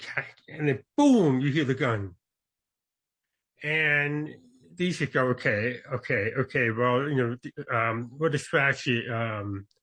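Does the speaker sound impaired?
Yes: born deaf; congenital deafness, mainstreamed into hearing schools as child; deaf accent, tries to speak as clearly as possible.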